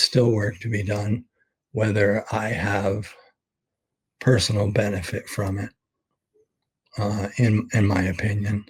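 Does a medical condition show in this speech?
Yes: ALS; expects to lose voice very soon.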